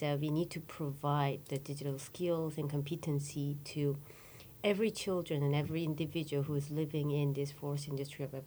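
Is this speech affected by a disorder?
No.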